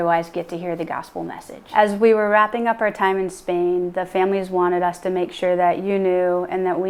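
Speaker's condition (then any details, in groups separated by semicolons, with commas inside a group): No condition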